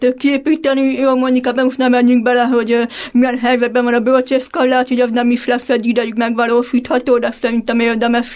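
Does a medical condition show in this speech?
Yes: deafblindness (hearing impairment); vision and hearing impairment, EasyLink MyLink radio system for lectures, telescope from Mária Utca eye clinic.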